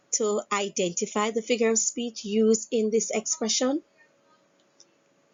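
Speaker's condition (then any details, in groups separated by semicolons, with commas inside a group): No condition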